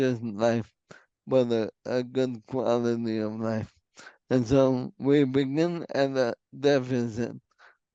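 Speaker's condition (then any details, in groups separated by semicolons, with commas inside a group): ALS; onset left hand weakness, then right hand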